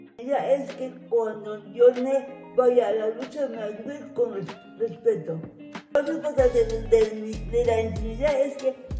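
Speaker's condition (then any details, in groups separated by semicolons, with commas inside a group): Cerebral palsy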